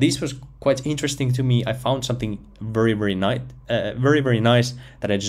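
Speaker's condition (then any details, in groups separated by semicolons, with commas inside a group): No condition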